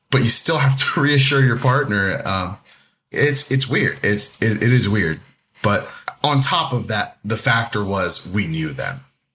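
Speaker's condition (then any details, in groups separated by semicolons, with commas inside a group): No condition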